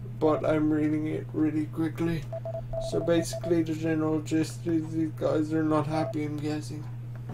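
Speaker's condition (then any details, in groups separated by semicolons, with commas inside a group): Quadriplegic cerebral palsy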